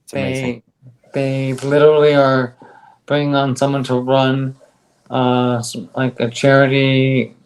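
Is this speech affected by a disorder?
Yes: ALS; on drug, stronger bite, speaks better.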